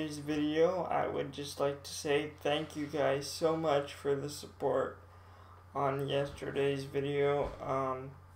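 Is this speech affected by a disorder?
Yes: cerebral palsy, mild.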